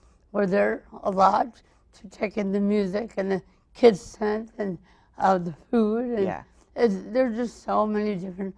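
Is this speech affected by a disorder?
Yes: cerebral palsy, mild.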